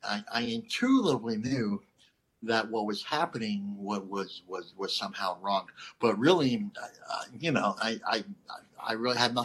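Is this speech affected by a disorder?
Yes: cleft lip and palate; stuttering and unclear speech as a child.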